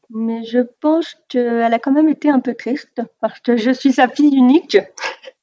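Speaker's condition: Deafness, severe; oralist, uses some sign language

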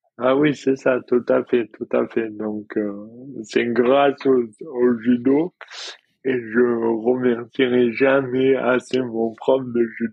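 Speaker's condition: Dystonia; rare neurological dystonia, involuntary muscle contractions, onset in childhood, daily physical effort, heavier for past 5 years

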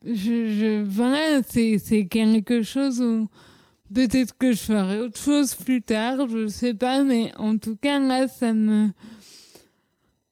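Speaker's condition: Cerebral palsy; childhood speech

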